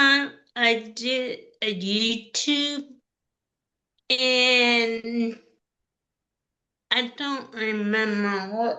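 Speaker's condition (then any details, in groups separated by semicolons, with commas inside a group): Cerebral palsy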